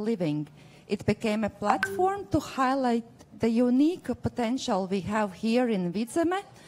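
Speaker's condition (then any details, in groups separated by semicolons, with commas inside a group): No condition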